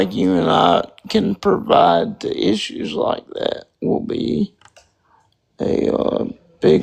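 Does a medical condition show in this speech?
Yes: spastic quadriplegic cerebral palsy.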